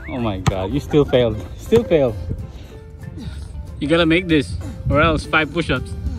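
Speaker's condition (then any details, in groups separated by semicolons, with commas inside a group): No condition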